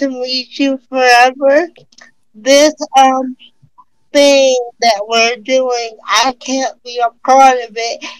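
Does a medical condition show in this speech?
Yes: cerebral palsy.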